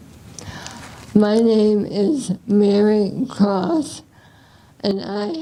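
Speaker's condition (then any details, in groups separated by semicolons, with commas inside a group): ALS; bulbar onset, tongue weakness and fasciculations; speech and swallowing symptoms, over a year before diagnosis; hoarseness then slurred speech, tongue weakness, swallowing narrowing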